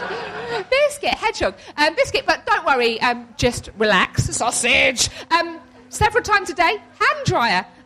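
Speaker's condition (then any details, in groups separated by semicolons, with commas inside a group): Tourette's syndrome; sausage, hedgehog, obscene phrases, episodes of total speech control loss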